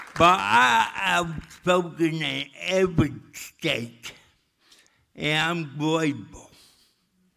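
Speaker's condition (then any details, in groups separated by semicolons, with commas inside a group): Cerebral palsy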